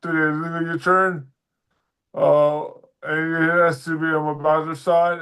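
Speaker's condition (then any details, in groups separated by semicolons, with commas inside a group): Dysarthria; weaker speech muscles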